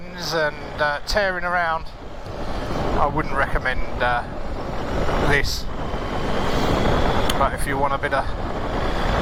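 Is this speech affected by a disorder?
No.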